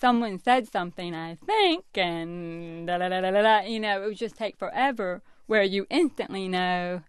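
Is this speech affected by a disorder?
Yes: deafness; hearing impaired since childhood, wore Phonic Ear hearing aid with teacher's microphone, lip reader; wears hearing aids, lip reads, voices garbled when not looking at speaker.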